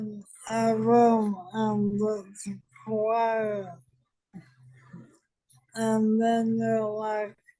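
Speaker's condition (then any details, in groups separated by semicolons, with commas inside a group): ALS; diagnosed almost five years ago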